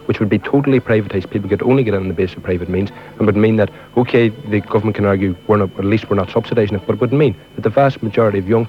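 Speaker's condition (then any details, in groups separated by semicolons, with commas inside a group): No condition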